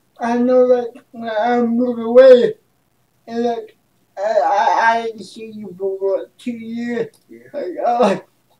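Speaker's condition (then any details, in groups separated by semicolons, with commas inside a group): Cerebral palsy; speech affected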